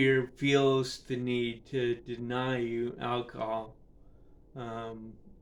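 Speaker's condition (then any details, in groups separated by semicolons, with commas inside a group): Cerebral palsy; affects speech and balance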